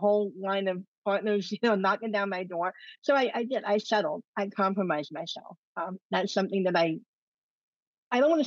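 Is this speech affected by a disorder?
Yes: cleft lip and palate; congenital cleft lip and palate, no single known cause, multiple surgeries throughout life, ongoing medical and dental needs; adult.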